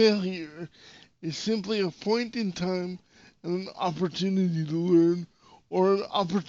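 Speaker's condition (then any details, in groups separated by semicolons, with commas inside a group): Cerebral palsy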